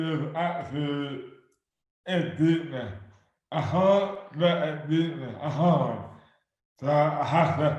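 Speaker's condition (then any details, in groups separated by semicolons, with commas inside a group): Dystonia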